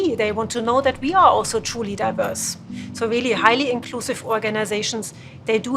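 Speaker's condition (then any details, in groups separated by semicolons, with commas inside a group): No condition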